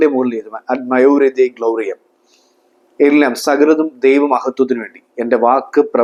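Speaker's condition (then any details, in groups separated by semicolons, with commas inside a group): No condition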